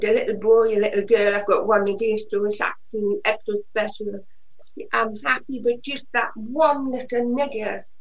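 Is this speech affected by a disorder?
Yes: Usher syndrome (deafblindness), profoundly deaf since birth; genetic, progressive, profoundly deaf from birth, tunnel vision noticed at age 9, cochlear implants after 30 years; 5% vision in both eyes, uses cane, hears via cochlear implants, sometimes removes them.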